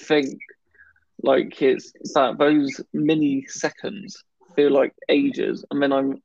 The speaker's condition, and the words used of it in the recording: Stuttering. Because my stammers can be quite hard when I've got a block.